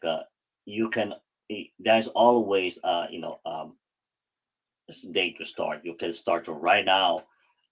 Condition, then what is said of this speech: Cleft palate. Every single word I speak right now, I said it a million times before I speak it.